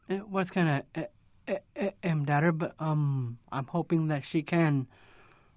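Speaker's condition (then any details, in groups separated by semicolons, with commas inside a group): Down syndrome; cognitive disability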